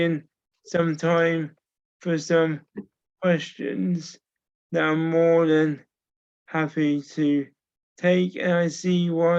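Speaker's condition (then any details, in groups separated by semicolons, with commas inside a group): Cerebral palsy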